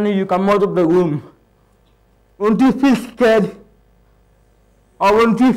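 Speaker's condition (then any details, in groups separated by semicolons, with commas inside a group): Cerebral palsy; hinders speech, sounds childlike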